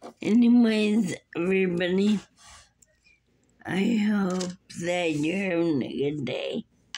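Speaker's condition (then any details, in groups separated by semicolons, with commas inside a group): Muscular dystrophy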